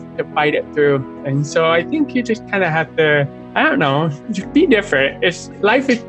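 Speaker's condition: Deafness; born deaf both ears, implant at 13, speech therapy ages 2-3 to 10-11, redone after implant; struggles with speaking, no full sentences until age five, sign language learned later, still has accent

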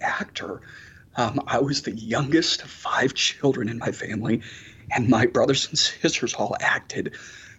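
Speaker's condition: Spasmodic dysphonia; vocal cords break open when speaking, breathy on certain syllables, can still communicate and be heard

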